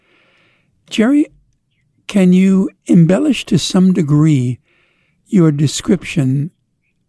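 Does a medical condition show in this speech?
No.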